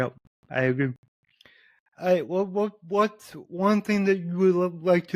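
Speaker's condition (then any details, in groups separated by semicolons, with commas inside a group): Cerebral palsy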